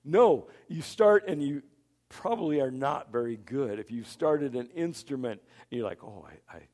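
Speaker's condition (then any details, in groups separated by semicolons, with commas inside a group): No condition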